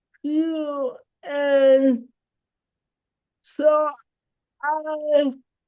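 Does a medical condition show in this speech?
Yes: cerebral palsy.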